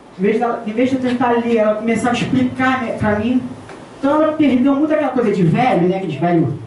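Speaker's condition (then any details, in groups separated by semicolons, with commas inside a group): No condition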